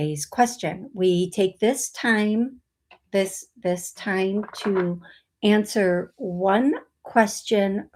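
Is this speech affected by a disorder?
No.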